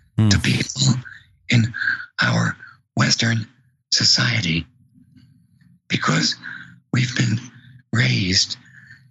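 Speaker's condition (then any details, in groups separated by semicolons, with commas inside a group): Vocal cord paralysis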